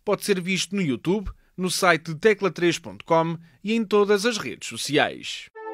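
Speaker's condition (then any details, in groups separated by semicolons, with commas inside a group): No condition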